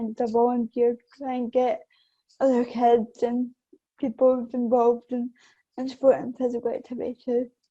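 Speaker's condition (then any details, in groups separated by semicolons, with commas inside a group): Cerebral palsy; affects balance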